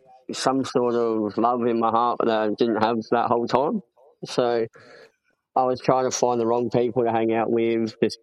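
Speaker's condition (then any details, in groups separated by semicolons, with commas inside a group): Cleft palate; congenital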